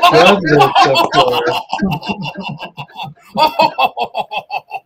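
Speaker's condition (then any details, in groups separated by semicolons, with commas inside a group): No condition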